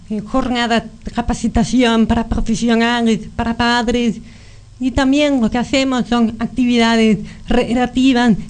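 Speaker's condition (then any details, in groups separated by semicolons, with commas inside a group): Profound bilateral congenital deafness; learned speech visually by lip reading and early reading, now perceives speech through implants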